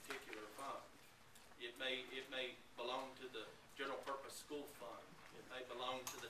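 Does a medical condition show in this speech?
No.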